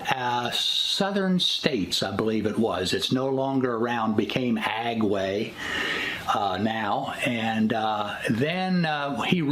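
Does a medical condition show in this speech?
No.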